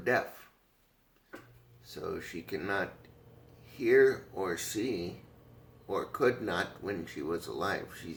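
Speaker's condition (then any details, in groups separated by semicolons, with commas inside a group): Cerebral palsy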